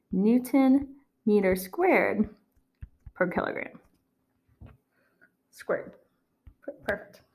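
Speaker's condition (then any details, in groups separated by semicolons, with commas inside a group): No condition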